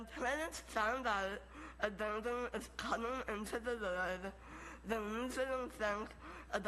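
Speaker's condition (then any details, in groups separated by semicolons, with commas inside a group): Moebius syndrome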